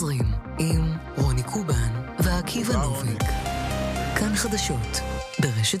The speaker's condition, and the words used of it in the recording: None; typical speech.